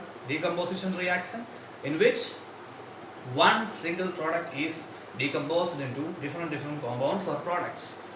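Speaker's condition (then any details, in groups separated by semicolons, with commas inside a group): No condition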